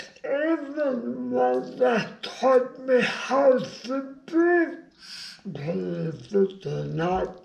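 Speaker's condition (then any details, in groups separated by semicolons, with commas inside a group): Brain injury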